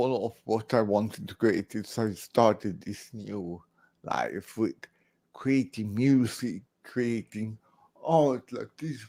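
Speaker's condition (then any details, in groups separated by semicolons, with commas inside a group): Cerebral palsy; present from birth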